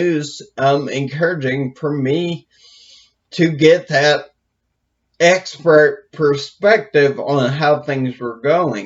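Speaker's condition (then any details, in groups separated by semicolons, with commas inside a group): Brain injury; speech affected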